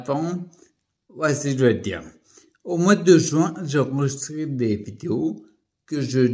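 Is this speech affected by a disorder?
Yes: primary progressive multiple sclerosis.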